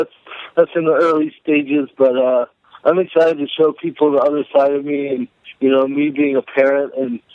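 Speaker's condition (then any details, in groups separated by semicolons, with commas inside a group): Cerebral palsy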